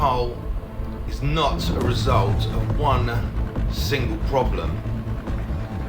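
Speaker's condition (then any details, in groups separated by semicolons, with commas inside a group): No condition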